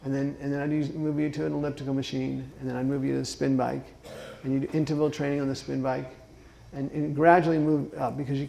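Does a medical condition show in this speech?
Yes: Parkinson's disease; Parkinson's onset age 41, about 12 years' history, first tremoring hand and no arm swing after thumb surgery, left foot dystonia; says some words are hard or tough to say.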